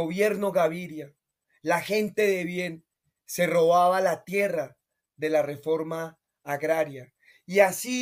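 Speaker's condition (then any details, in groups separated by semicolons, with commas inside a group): No condition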